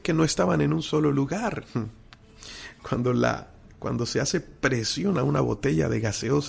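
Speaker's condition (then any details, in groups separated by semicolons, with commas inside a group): No condition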